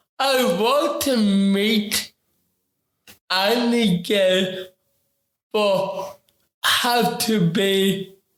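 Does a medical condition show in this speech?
Yes: ataxic cerebral palsy; affects talking.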